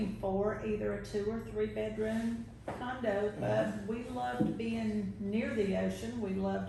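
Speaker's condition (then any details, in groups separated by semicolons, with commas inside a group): No condition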